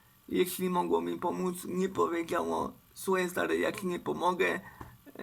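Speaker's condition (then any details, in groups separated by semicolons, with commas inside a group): Cerebral palsy; uses wheelchair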